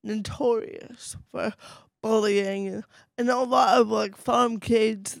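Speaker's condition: Cerebral palsy, mild; voice affected

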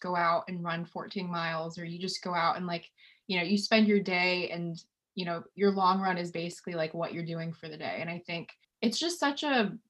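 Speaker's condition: No condition

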